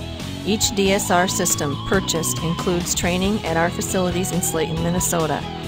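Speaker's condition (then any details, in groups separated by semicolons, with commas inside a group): No condition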